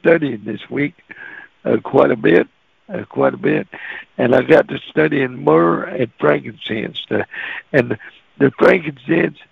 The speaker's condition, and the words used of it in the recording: Cerebral palsy. And when I get nervous, I can't talk plain for nothing.